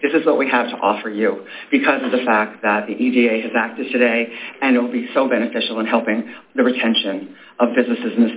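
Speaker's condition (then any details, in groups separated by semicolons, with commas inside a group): No condition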